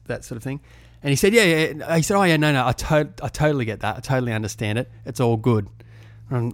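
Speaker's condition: No condition

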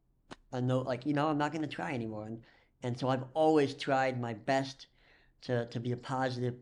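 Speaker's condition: Cleft lip and palate; dental problems

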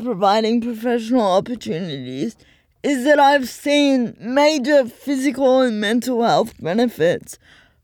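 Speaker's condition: Cerebral palsy; neuromuscular, full-time wheelchair user, no walking, 7-year-old powered chair, types slowly with two pointer fingers; old wheelchair creaking and whirring audible in background

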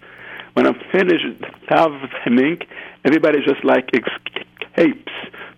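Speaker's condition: Stutter; unpredictable, occasional; mourning year for father, must lead prayer before the amud, fears stuttering; fear of stuttering may worsen it, snowball effect; prolonged sounds

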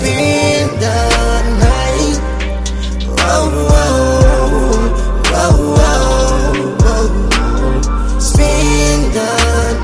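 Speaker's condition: No condition

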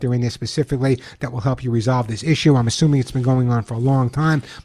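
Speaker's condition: No condition

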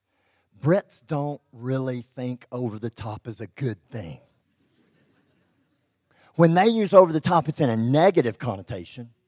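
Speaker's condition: Cleft lip and palate; congenital

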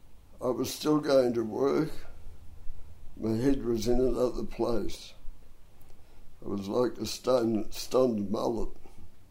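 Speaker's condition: Dystonia and cerebral palsy; adult dystonia pulling neck backwards

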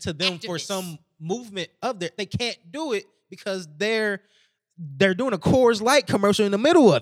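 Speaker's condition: Stutter; self-studied leading conversation and hypnosis because of stutter; stutters while talking on recorded show, comfortable speaking before large audiences; prolonged sounds, blocks

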